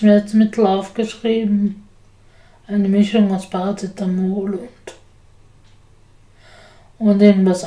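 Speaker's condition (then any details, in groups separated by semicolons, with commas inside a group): Spasticity from birth; multiple sclerosis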